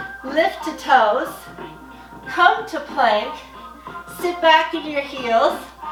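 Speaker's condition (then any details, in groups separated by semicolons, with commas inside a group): No condition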